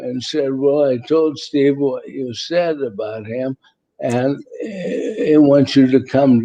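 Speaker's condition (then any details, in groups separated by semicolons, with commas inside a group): ALS; about one year since diagnosis, weak getting up, uses lift; voice tires, needs rest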